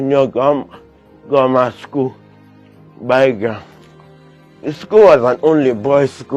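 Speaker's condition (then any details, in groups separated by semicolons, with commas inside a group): Cerebral palsy; limits movement and coordination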